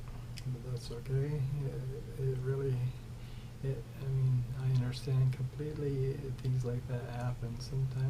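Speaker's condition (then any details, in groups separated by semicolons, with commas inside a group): ALS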